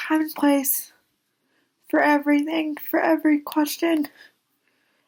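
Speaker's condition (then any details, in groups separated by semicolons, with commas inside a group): Cerebral palsy, spastic, mild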